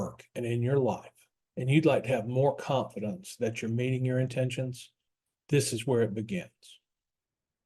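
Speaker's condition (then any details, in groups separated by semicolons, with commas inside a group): No condition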